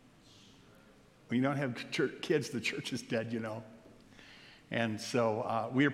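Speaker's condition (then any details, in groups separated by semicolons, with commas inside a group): No condition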